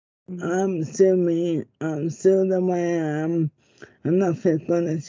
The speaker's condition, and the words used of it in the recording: ALS (motor neuron disease). Looking at me, they'll be like, oh, you look fine, but the minute I open my mouth, they think I've had a stroke.